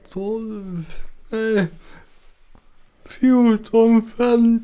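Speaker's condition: Cerebral palsy; mainly affects speech and balance

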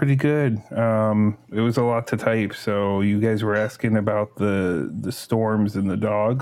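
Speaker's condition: No condition

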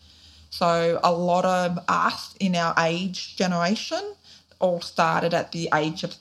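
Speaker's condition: Deafness, profound; born deaf, recessive gene, Auslan sign language first language, started speaking at age 5; weekly private speech therapy in childhood, speaks clearly, bilingual Auslan and spoken English

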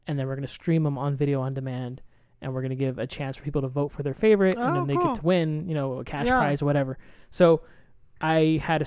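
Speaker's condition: No condition

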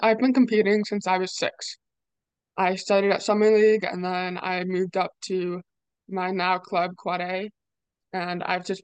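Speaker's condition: Deafness; deaf or hard of hearing

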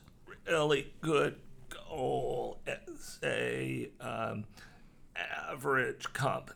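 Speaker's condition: Voice disorder; acquired voice disorder

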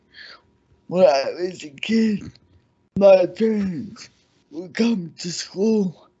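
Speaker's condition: Cerebral palsy; cerebral palsy since childhood

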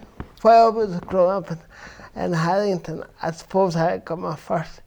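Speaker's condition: Cerebral palsy; from birth; affects verbal speech

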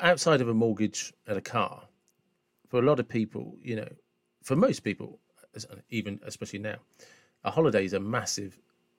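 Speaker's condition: No condition

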